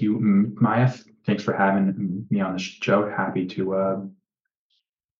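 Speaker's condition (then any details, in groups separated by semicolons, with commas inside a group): Stutter; onset in early childhood, worsened markedly at puberty, family history: uncle, cousin, grandfather, two younger brothers; mostly blocks, more severe than brother's, no stuttering when talking only to himself or reflexively; repeated sounds, prolonged sounds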